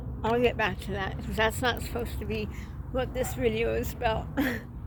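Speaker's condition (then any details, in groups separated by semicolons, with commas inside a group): Traumatic brain injury; trouble talking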